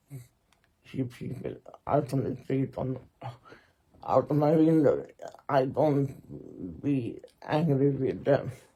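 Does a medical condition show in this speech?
Yes: muscular Parkinson.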